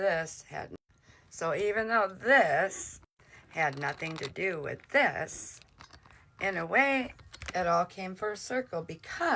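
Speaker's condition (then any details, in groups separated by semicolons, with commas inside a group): No condition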